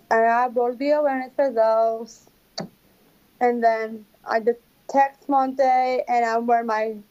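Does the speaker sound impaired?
Yes: Down syndrome.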